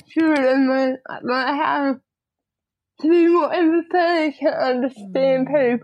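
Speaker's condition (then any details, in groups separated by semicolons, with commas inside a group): Cerebral palsy; spastic diplegia, hands mildly affected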